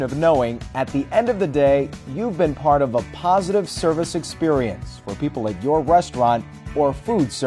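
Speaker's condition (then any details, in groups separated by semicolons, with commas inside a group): No condition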